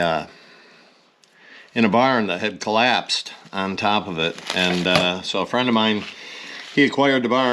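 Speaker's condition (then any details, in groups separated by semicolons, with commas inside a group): No condition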